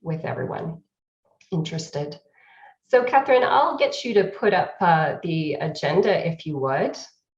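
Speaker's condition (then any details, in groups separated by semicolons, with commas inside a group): No condition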